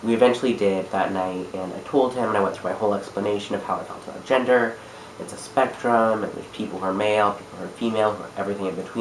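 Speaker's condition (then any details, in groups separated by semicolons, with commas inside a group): No condition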